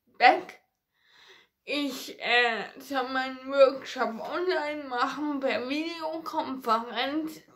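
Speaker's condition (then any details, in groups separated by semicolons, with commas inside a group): Ataxia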